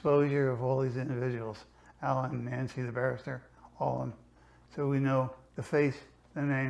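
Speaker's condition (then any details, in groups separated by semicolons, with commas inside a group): Parkinson's; affects hands, left worse than right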